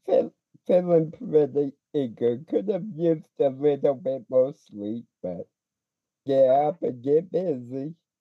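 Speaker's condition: Speech impediment

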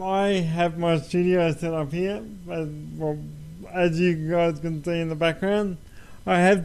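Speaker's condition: Cerebral palsy; from birth, uses wheelchair, drummer despite condition

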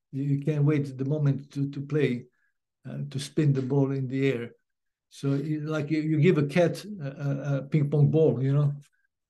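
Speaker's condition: Parkinson's disease; began five to six years post-diagnosis

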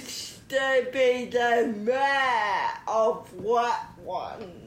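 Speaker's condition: Cerebral palsy

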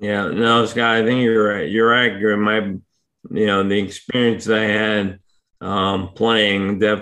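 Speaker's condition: ALS; ALS diagnosed last year, power wheelchair for mobility; about one year since diagnosis, uses power wheelchair; hard to speak for long periods right now

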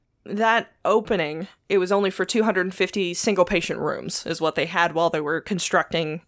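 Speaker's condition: No condition

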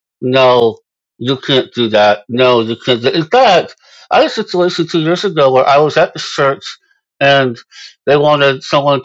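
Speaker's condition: Moebius syndrome; congenital

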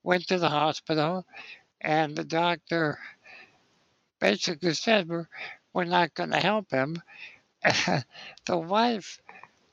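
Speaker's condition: Spinal muscular atrophy; age 60

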